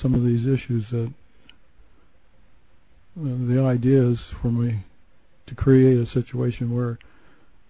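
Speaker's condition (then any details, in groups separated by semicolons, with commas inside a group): Parkinson's; onset 2003 as minor arm tremor, age 69, progressed to barely moving before medication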